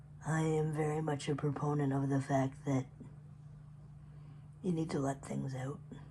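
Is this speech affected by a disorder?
Yes: cerebral palsy; predominantly physical.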